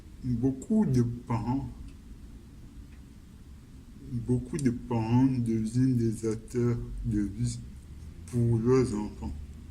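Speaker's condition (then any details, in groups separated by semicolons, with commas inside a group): Cerebral palsy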